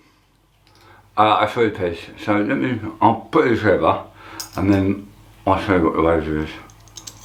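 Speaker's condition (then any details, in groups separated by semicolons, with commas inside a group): Tongue cancer; half tongue removed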